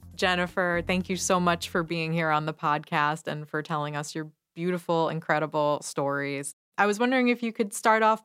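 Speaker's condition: No condition

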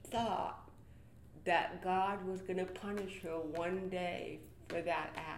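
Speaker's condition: Cerebral palsy; athetoid type, born 3 months premature after mother's fall, diagnosed at 18 months at UCLA

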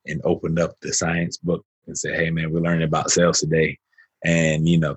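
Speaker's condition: No condition

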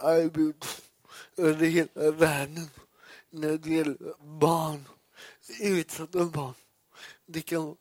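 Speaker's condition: Cerebral palsy; much improved through practice

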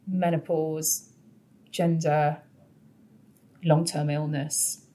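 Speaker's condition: No condition

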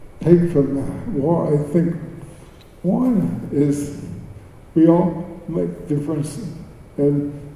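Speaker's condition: Cerebral palsy; speech

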